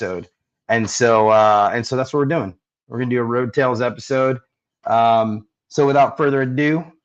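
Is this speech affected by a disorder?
No.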